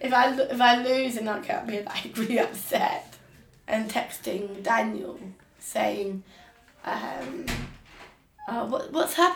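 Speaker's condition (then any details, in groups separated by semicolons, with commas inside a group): Down syndrome; Down syndrome since birth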